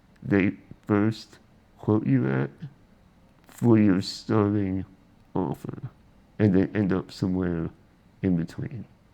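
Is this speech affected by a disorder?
Yes: spinal muscular atrophy.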